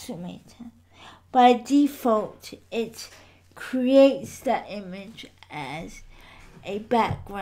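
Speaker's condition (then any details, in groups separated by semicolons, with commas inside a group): Cerebral palsy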